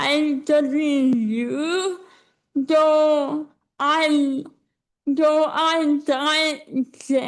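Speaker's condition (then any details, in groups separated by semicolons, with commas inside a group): Cerebral palsy; speech affected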